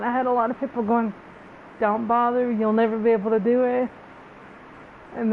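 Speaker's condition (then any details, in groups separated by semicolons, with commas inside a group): Cerebral palsy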